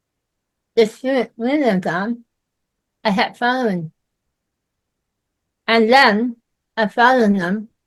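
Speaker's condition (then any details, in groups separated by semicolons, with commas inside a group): Myasthenia gravis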